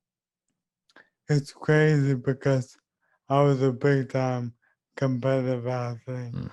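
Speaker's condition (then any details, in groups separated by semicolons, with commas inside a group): ALS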